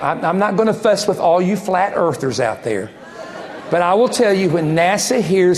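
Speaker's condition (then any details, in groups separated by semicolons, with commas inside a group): No condition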